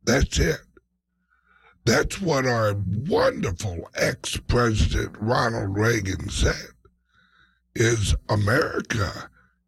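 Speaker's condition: Speech impediment, mild; slight speech impediment; occasional, worst on words beginning with b

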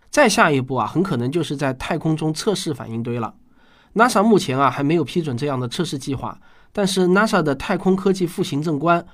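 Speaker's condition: No condition

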